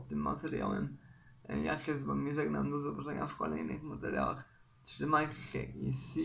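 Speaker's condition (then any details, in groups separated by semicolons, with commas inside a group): Cerebral palsy; uses wheelchair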